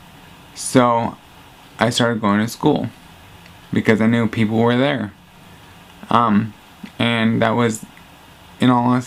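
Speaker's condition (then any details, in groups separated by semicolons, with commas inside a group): Traumatic brain injury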